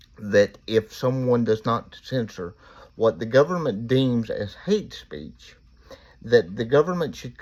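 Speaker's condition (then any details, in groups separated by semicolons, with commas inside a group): Cerebral palsy; uses wheelchair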